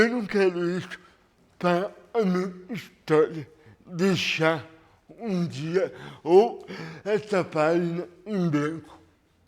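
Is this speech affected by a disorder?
Yes: cerebral palsy.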